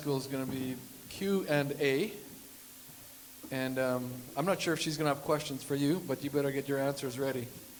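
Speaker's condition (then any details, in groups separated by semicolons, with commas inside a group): No condition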